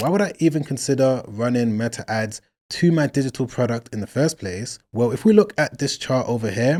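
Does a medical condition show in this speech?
No.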